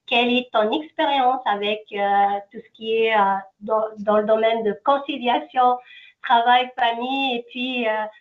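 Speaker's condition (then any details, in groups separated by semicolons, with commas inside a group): No condition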